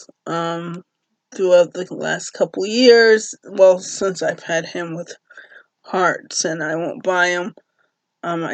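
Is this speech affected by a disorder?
Yes: cerebral palsy; uses a cane.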